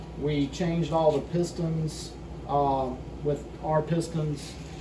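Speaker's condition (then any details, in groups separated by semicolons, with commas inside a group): No condition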